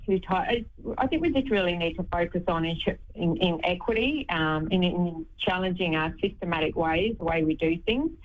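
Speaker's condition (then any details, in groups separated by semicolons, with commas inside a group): Deafness; wears hearing aids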